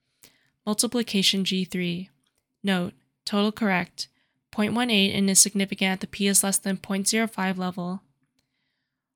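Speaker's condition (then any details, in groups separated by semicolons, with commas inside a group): No condition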